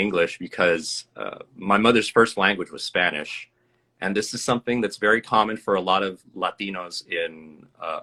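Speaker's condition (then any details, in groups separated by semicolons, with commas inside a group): No condition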